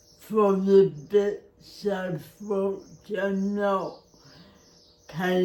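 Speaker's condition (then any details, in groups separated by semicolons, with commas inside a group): Cerebral palsy; spastic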